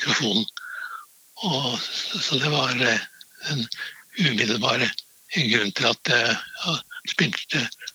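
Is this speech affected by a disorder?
Yes: Parkinson's disease; diagnosed around age 65, father also had Parkinson's after age 80, early reduced hand flexibility.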